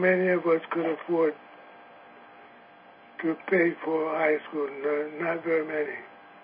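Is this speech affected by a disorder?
Yes: Parkinson's; severe Parkinson's, age 82, weak airflow, cannot sustain saxophone, flute or clarinet for whole gig; tired, exhausted, taken off air, wife Annie answers for him; choppy, strain audible in voice, stressful to speak, may have difficulty speaking.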